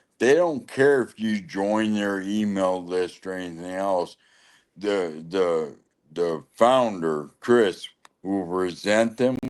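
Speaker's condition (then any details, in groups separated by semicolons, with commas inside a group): Lou Gehrig's disease (ALS)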